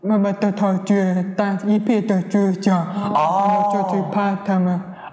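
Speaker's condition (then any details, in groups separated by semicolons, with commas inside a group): Hearing impairment; others may not understand her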